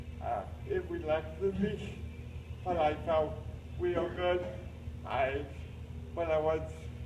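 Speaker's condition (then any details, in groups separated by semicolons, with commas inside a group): Cerebral palsy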